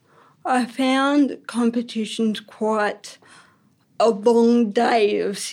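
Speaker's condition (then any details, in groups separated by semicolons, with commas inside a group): Ataxic cerebral palsy; birth trauma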